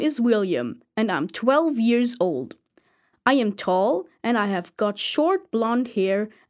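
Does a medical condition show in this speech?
No.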